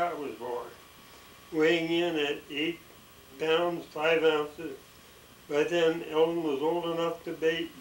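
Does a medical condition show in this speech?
Yes: ALS; expects swallowing and breathing trouble.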